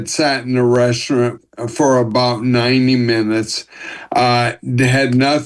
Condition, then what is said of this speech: ALS (motor neuron disease). You can hear the effects on my speech.